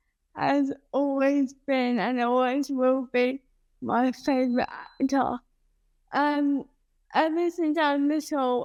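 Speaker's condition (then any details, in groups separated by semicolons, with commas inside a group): Cerebral palsy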